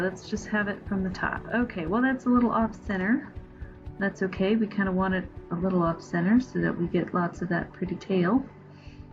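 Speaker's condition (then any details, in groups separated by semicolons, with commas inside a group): No condition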